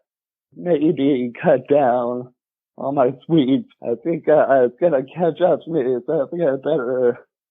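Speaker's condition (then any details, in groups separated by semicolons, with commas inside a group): Muscular dystrophy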